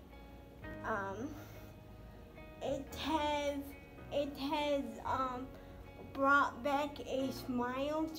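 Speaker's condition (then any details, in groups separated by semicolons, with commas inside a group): Cerebral palsy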